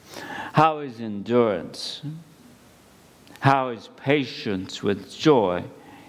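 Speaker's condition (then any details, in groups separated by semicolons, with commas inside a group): ALS; at least a couple of months since diagnosis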